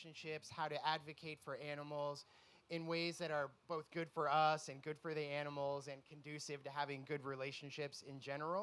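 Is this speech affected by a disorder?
No.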